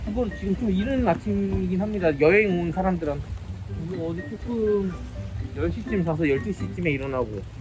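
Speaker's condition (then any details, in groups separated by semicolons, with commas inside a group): No condition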